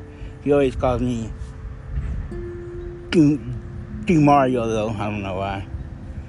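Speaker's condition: Stutter; stutter at times; stutters during recording, apologizes for it; tries to control it, not always successful; repeated sounds, prolonged sounds, blocks

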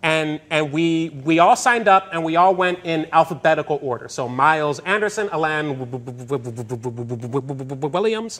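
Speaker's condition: Stutter; present since before starting stand-up; sound repetitions, sometimes cannot get a word out, switches to other words, slower pace; repeated words, prolonged sounds, blocks

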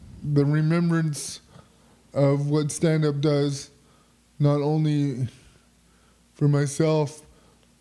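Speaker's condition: Quad spastic cerebral palsy; spastic quadriplegic cerebral palsy, uses power wheelchair

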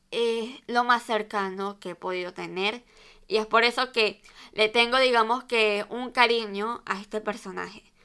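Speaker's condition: Cleft lip and palate; Operación Sonrisa credited

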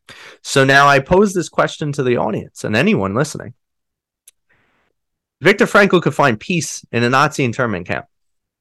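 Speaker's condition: No condition

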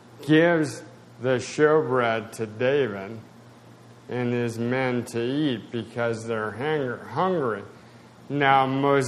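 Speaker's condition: Spasticity, mild

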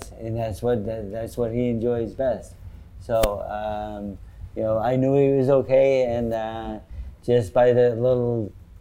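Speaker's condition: Parkinson's disease; sometimes

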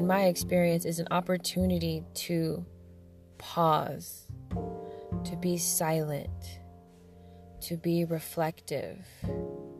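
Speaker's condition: No condition

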